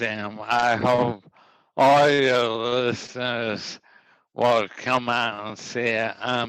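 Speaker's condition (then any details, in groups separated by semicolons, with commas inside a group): ALS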